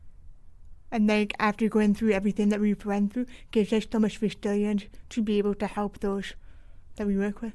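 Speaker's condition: Deaf with cochlear implant, congenital; deaf since birth; struggles to hear everyone in group work

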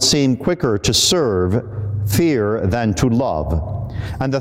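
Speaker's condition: No condition

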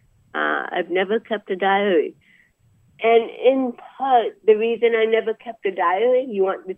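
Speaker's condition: Cerebral palsy; about 63 years old

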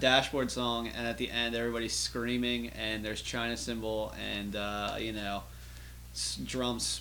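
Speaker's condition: No condition

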